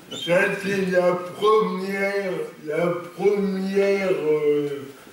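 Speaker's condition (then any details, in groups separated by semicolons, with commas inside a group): Cerebral palsy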